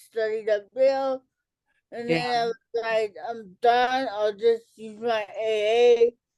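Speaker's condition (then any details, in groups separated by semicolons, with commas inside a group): Cerebral palsy; affects speech and fine motor skills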